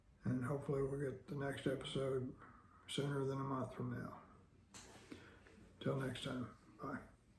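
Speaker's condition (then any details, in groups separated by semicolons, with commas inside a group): Parkinson's disease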